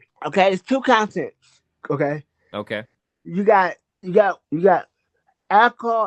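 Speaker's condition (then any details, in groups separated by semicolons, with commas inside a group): Cerebral palsy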